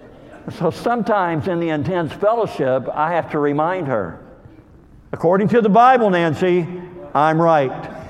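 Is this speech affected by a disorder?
Yes: cleft lip and palate; called hair lip.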